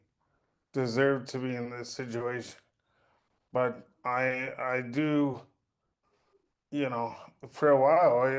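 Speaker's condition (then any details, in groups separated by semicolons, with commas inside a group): Cerebral palsy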